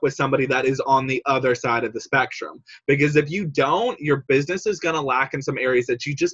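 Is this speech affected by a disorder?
No.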